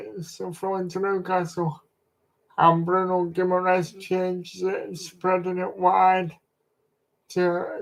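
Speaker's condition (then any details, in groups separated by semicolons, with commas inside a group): Cerebral palsy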